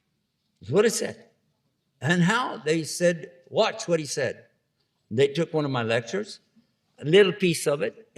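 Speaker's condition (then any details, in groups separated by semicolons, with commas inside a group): No condition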